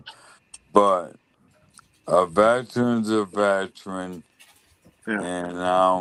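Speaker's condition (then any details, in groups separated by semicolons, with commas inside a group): ALS; one leg affected, leg brace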